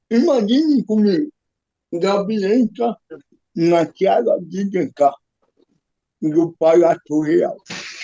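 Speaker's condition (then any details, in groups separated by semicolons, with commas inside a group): Cerebral palsy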